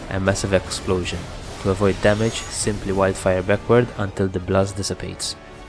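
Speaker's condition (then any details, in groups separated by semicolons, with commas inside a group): No condition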